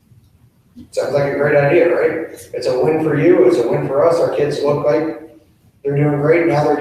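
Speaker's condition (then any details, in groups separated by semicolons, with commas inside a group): No condition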